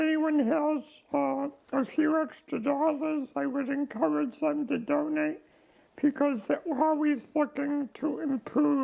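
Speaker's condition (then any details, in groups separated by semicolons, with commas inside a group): ALS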